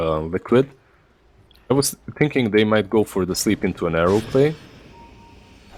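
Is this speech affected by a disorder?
No.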